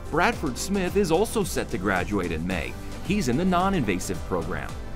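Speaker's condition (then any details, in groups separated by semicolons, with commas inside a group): No condition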